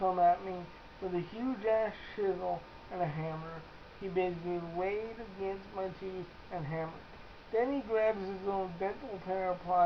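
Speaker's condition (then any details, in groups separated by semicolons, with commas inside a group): Cerebral palsy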